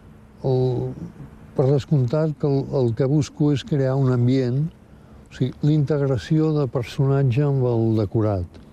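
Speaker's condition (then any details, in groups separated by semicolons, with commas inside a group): Parkinson's; progressive, gradually worsening over time; mild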